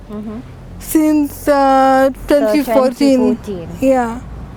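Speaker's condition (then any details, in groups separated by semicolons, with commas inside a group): Cerebral palsy; from birth; 31 years since birth, not walking, stem cell therapy planned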